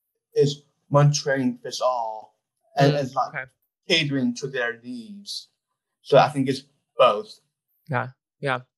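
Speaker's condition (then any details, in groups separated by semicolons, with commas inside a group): Down syndrome; called very articulate by host, gave TEDx talk, runs public speaking business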